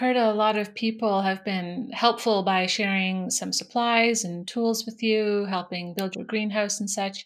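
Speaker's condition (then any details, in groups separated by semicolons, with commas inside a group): No condition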